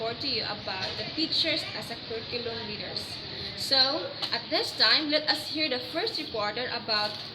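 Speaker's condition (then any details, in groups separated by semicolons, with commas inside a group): No condition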